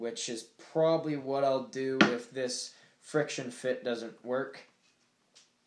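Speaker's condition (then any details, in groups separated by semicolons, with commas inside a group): No condition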